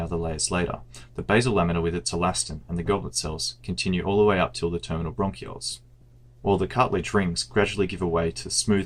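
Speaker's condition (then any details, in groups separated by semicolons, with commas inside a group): No condition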